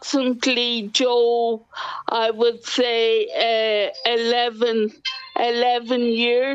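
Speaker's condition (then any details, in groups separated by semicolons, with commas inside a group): Cerebral palsy; cerebral palsy from birth, quadriplegia, legs fixed by surgery so don't bend, dependent on two carers and hoist; confined to bed, special hoist awaiting part or replacement from HSE, head OT exploring other options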